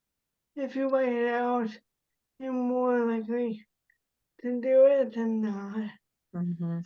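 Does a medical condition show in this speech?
Yes: cerebral palsy; spasticity.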